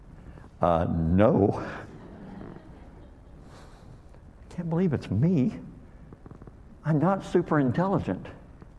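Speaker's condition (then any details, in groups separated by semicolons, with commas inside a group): Cleft lip and palate; called hair lip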